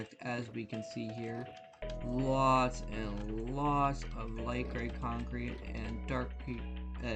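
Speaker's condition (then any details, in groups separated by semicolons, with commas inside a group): No condition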